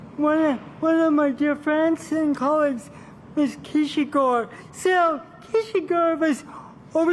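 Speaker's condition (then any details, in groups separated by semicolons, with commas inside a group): Cerebral palsy; from birth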